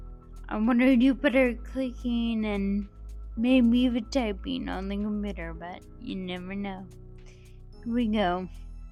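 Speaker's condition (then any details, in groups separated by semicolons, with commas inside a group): Friedreich's ataxia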